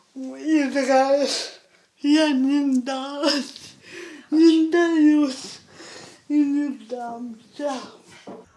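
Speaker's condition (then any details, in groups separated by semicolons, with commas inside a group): Cerebral palsy; hands almost nonfunctional, uses feet for tasks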